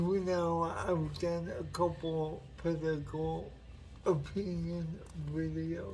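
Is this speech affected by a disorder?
Yes: cerebral palsy; uses wheelchair.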